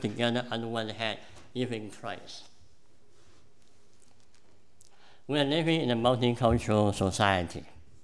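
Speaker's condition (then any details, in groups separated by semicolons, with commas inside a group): Cleft palate; present from birth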